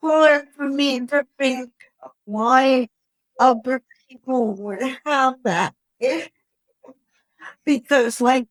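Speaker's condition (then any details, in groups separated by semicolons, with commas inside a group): Cerebral palsy; wheelchair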